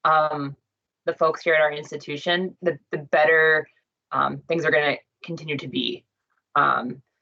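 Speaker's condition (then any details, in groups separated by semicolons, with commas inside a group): No condition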